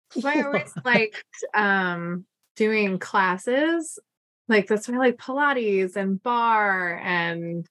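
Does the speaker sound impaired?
No.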